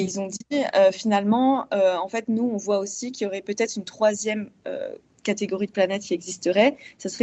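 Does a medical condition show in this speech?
No.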